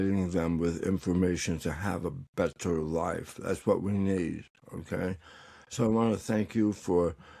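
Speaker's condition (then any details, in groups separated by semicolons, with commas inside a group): Tongue cancer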